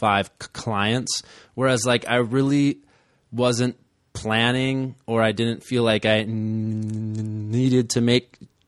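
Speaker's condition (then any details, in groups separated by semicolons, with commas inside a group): Stuttering; mostly managed without purposeful strategies for most of life; more fluent reading; prolonged sounds, blocks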